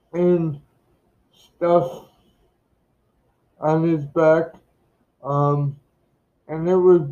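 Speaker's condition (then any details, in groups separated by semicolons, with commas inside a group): Cerebral palsy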